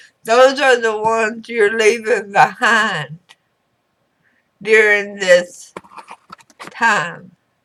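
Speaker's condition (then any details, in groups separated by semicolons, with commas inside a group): Throat cancer radiation damage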